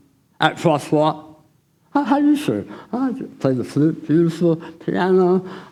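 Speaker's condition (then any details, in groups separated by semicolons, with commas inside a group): Tongue cancer surgery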